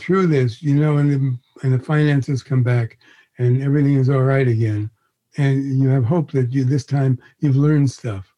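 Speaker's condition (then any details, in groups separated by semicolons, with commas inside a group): Parkinson's disease; onset around 81st birthday, face frozen like a mask at diagnosis, confirmed by neurologist; chief symptom torpor, sluggishness, lethargy rather than shakes, exhaustion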